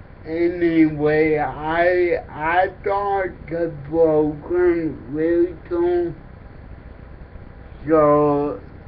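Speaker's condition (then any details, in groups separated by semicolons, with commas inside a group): Cerebral palsy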